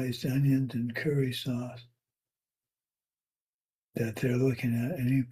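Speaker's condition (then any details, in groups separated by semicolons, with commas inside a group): Parkinson's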